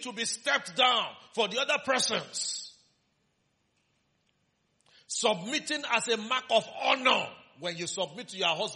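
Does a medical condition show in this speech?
No.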